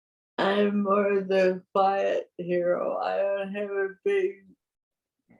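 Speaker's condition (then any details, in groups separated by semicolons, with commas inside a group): Parkinson's; voice weaker than before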